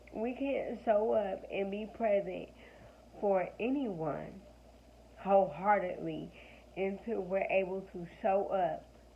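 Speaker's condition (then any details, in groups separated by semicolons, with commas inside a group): Cerebral palsy, spastic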